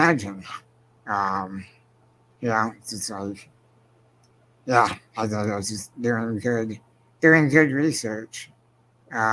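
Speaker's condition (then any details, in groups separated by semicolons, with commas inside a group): Spinal muscular atrophy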